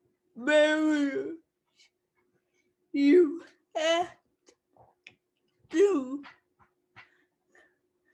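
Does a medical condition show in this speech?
Yes: cerebral palsy; speech affected.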